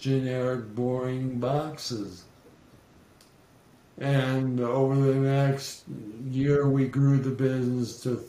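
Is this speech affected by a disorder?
Yes: ALS; ongoing.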